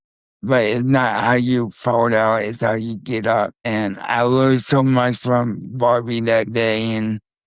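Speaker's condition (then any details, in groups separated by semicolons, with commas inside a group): Spastic quadriplegic cerebral palsy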